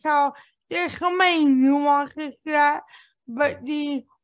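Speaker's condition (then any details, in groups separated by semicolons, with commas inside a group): Cerebral palsy; cerebral palsy from lack of oxygen at birth, right-brain damage affecting left side of body; impaired speech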